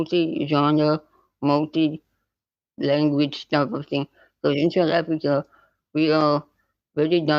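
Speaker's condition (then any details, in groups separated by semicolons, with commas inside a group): Spinal muscular atrophy type 2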